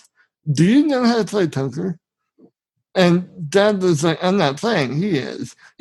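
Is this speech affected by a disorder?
Yes: spinal muscular atrophy; genetic, from birth.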